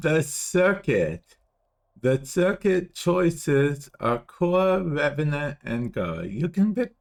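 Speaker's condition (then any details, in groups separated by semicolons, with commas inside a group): Cerebral palsy; affects speech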